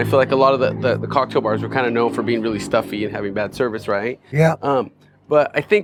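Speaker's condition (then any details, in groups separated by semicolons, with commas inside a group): No condition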